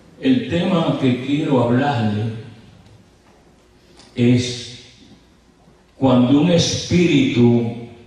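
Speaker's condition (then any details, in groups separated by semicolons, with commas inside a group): No condition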